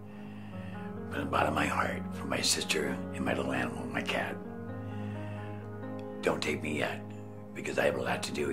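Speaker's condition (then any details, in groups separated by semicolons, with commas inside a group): Stage IV laryngeal cancer; stage IV laryngeal, tumor around voice box, radiation, chemotherapy; survivor; tumor threatened breathing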